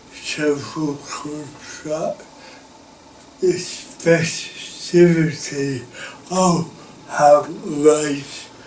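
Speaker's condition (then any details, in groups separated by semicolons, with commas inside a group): Cerebral palsy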